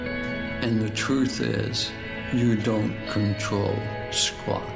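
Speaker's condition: ALS, speech-generating device

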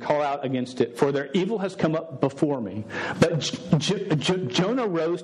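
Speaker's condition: Stuttering; stutter since at least age 18, once believed public speaking impossible; still stutters as adult, preaches publicly; stutter not obvious while preaching, listeners surprised by disclosure; blocks

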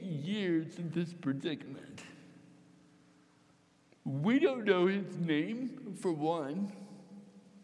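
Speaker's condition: Cerebral palsy, mild; can't speak right, voice hard to understand, must preface phone calls with strangers

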